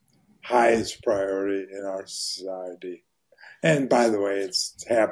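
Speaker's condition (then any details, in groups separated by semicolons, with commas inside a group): ALS; voice very hoarse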